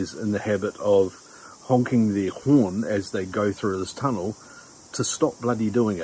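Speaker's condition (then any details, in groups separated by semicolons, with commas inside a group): No condition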